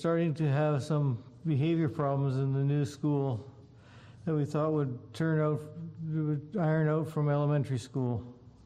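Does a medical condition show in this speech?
Yes: Parkinson's disease; damaged brain area no longer produces dopamine, memory and balance difficulties.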